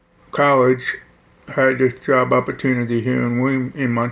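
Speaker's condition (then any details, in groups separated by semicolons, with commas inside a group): Hearing loss; hears much more speech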